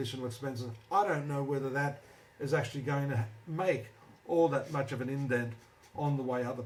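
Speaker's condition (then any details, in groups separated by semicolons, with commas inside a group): No condition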